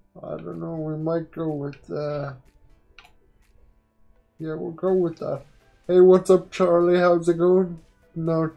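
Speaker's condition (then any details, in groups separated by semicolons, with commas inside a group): Quadriplegic cerebral palsy; uses one hand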